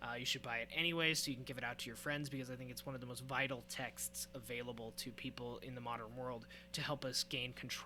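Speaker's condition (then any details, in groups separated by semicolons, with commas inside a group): No condition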